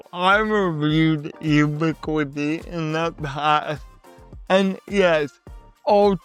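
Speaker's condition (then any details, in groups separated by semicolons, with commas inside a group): Cerebral palsy; voice often not understood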